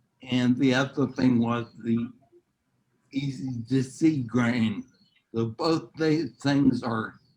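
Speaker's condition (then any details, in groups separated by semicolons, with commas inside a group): Neurological disease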